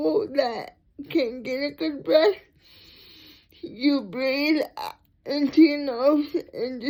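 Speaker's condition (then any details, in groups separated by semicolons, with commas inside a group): Cerebral palsy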